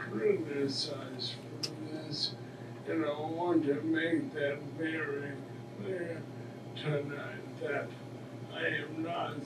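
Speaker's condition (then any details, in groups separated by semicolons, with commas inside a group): ALS; speech difficulty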